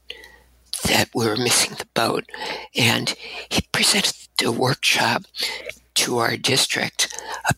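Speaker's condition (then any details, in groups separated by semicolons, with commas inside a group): Abductor spasmodic dysphonia; significant vocal tremor since last surgery, breathiness from vocal folds opening involuntarily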